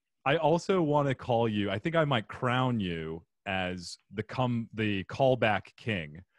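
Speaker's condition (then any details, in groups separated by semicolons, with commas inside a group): No condition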